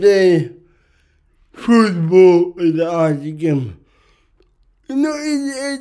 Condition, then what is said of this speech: Cerebral palsy. Anyway, you know, my speech can be hard sometimes, too.